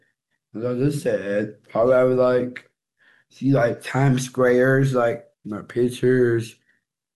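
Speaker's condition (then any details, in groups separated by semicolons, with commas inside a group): Down syndrome; congenital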